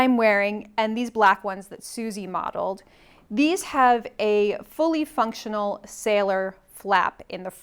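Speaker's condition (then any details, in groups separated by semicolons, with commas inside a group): No condition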